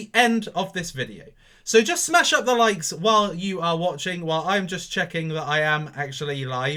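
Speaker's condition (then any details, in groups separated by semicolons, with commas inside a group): No condition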